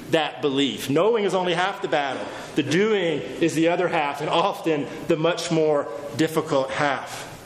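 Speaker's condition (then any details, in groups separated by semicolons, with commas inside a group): No condition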